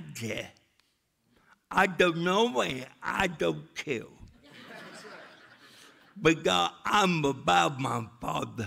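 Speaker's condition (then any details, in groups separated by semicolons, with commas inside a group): Cerebral palsy; speech still affected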